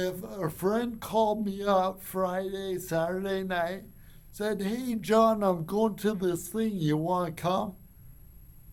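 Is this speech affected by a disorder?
Yes: cerebral palsy; from birth.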